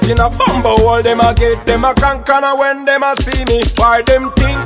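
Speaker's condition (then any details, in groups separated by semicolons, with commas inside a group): No condition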